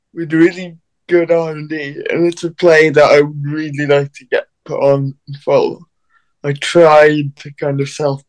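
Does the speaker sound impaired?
Yes: cerebral palsy.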